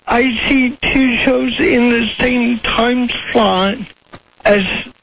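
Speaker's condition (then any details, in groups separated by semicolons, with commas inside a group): Cerebral palsy; voice sounds typical of cerebral palsy to hosts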